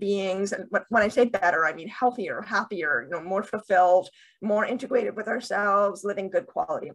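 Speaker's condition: Deafness with cochlear implants

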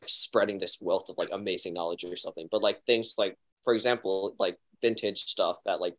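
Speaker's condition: No condition

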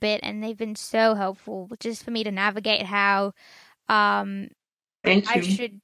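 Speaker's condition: No condition

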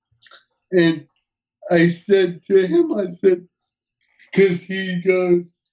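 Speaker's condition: Cerebral palsy; uses wheelchair, hearing intact

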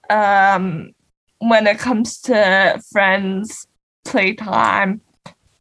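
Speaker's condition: Cerebral palsy; non-progressive, needs change over time

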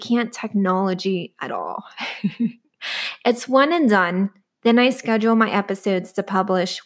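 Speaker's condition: No condition

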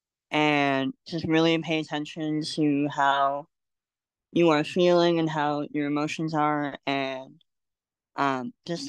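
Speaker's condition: Cleft lip and palate; congenital, frequent illness and hospital stays in first year

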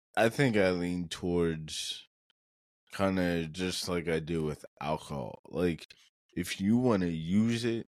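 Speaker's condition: Cerebral palsy; muscles needing relaxation

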